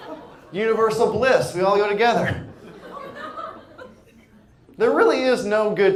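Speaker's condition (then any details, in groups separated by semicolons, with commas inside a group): No condition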